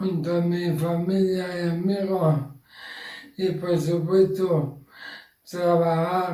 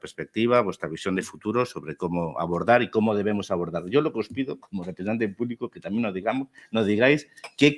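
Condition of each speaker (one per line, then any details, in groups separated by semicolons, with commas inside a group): Ela (amyotrophic lateral sclerosis); gradually diminishing physical capacity
No condition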